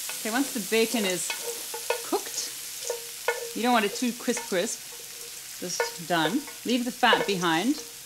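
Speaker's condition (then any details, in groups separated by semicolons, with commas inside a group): No condition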